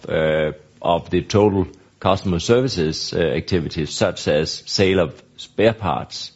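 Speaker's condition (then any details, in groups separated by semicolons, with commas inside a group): No condition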